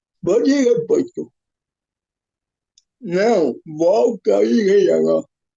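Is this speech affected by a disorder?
Yes: cerebral palsy; physical disability.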